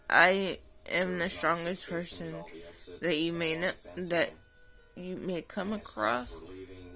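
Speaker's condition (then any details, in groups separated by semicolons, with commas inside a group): Cerebral palsy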